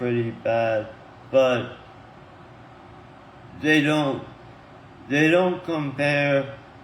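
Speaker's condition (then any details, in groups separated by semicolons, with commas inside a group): Tongue cancer; stage three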